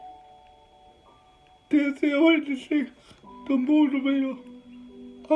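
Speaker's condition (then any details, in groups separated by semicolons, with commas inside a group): Cerebral palsy; speech hard to understand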